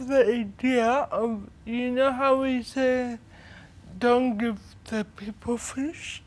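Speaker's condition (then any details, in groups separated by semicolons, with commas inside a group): Cerebral palsy; coordination and speech affected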